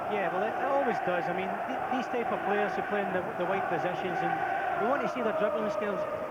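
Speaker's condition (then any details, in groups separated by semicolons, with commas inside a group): No condition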